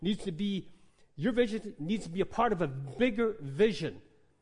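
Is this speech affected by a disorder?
No.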